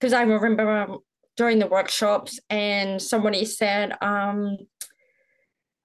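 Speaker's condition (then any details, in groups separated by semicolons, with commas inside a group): Profound deafness, congenital, profound; born profoundly deaf, right cochlear implant since infancy, left cochlear implant also; speech considered pretty good, often assumed hearing, often mistaken for British accent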